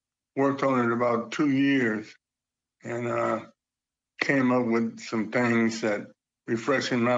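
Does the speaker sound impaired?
Yes: Parkinson's; Parkinson's disease for quite a while, age 70; slight stutter attributed to Parkinson's.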